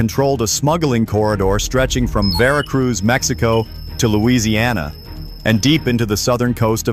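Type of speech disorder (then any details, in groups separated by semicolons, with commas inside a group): None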